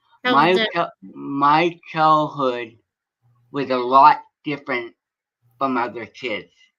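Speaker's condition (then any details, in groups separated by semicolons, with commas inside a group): Cerebral palsy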